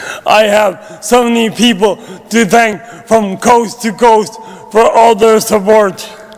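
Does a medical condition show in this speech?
Yes: traumatic brain injury.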